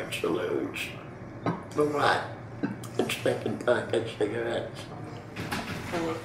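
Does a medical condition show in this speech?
Yes: laryngectomy; laryngeal cancer, voice box removed; about 50 years since laryngectomy, aged 92; speaks without a voice box.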